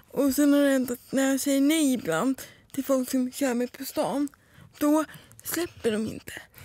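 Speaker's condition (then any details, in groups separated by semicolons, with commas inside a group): Cerebral palsy; wheelchair user, partial walker use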